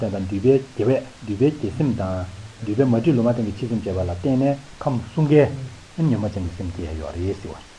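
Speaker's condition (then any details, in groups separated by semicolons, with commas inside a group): No condition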